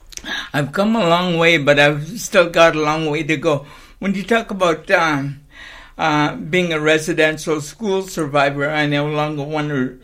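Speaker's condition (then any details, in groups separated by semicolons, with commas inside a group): Cerebral palsy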